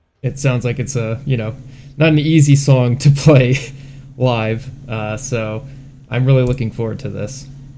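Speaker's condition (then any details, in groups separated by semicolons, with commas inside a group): No condition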